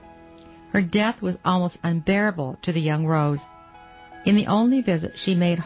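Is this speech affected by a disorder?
No.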